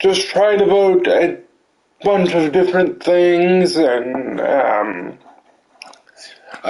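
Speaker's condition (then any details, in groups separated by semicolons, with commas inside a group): Cerebral palsy; limbs affected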